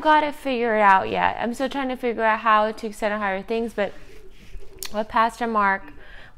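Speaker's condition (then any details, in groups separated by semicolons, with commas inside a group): No condition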